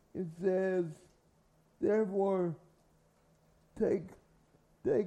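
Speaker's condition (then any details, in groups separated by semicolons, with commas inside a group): Cerebral palsy; from birth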